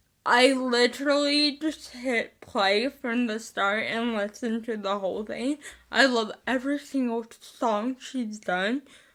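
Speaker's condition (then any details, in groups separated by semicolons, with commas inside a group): Spastic cerebral palsy, mixed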